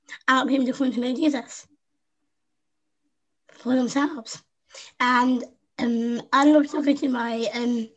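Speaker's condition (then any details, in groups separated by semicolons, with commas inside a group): Down syndrome; congenital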